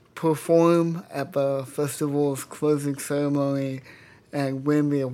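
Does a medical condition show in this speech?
Yes: cerebral palsy; congenital, entire left side affected, left eye, foot and hand; taught self to move left hand, finger mobility developed through years of guitar playing; speech affected.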